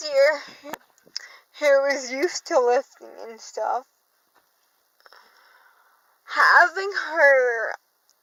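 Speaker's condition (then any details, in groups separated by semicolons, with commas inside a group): Cerebral palsy; from birth, affects walking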